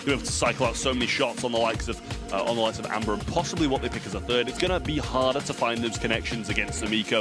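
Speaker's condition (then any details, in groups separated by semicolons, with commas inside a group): No condition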